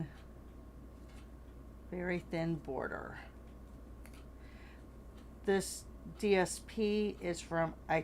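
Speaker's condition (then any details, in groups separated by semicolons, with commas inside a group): No condition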